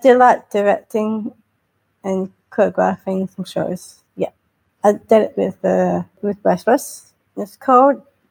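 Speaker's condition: Down syndrome; intellectual disability

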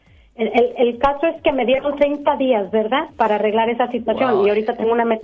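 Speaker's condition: No condition

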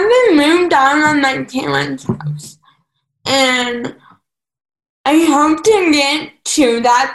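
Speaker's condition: Cerebral palsy; some mental developmental delay

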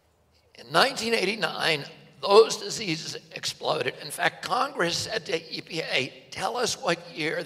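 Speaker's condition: Spasmodic dystonia; likely from flu vaccine

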